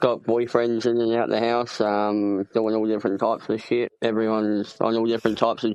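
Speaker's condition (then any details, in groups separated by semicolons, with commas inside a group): Cleft palate; congenital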